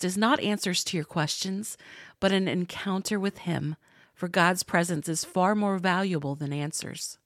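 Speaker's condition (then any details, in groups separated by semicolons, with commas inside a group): No condition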